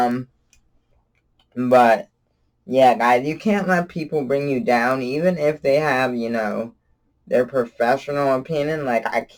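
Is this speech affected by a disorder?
Yes: cerebral palsy; from birth, wheelchair user.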